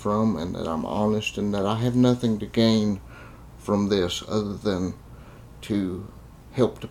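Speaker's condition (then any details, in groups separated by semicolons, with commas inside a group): Cerebral palsy; confined to a wheelchair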